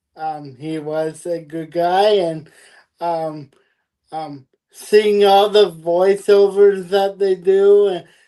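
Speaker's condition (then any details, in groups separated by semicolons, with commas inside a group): Cerebral palsy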